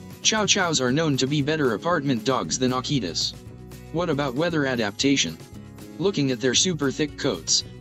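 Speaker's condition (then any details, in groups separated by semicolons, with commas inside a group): No condition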